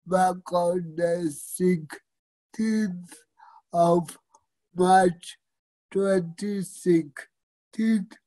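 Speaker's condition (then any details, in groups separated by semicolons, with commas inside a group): Cerebral palsy; fine motor skill challenges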